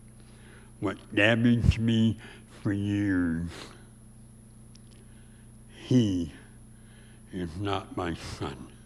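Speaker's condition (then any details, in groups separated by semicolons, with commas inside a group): Severe speech impediment; impediment heard on radio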